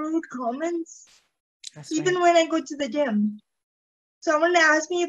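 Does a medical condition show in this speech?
Yes: cerebral palsy.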